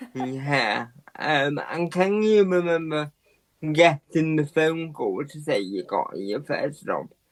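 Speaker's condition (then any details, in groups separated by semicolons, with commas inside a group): Quadriplegic cerebral palsy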